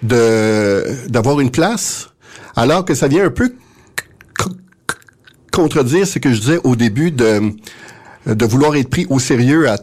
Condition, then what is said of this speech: Stuttering. Il y a effectivement un mur à traverser à chaque fois.